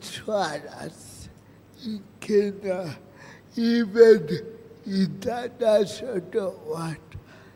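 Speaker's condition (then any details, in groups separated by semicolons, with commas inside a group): Cerebral palsy; present from birth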